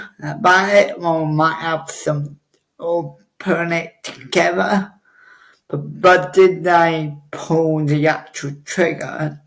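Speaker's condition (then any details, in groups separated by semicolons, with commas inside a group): Cerebral palsy; obvious speech impediment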